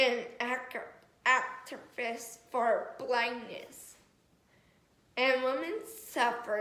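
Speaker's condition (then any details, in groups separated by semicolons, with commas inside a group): Cerebral palsy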